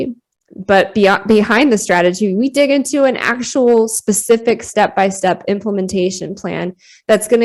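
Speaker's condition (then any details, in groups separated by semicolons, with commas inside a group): No condition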